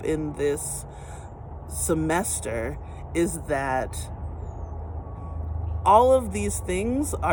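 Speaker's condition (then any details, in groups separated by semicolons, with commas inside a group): No condition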